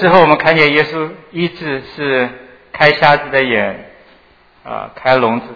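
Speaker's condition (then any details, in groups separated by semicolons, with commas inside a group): No condition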